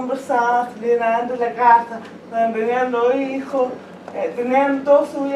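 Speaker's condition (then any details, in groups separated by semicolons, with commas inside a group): Cerebral palsy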